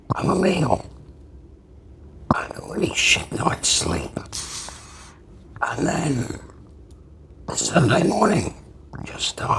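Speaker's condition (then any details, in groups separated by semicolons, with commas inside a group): Laryngectomy; permanent tracheostomy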